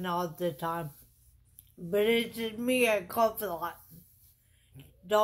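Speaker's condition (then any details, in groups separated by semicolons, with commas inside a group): Traumatic brain injury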